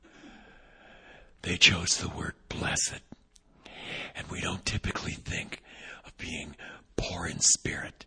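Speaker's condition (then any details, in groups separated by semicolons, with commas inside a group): Vocal cord paralysis, unilateral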